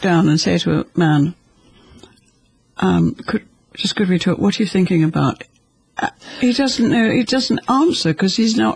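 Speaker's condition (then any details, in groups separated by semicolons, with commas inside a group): No condition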